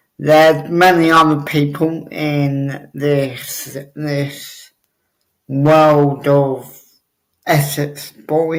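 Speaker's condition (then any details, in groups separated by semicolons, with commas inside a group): Cerebral palsy; wheelchair user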